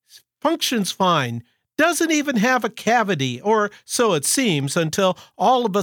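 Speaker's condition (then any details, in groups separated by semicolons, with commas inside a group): No condition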